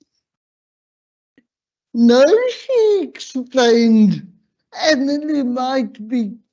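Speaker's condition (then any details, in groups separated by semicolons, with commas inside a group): Slurred speech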